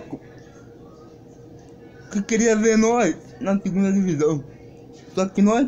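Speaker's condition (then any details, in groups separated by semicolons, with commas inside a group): Cerebral palsy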